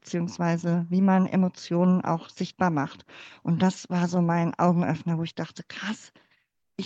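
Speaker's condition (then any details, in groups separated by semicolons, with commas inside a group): Cleft palate; congenital, born in former GDR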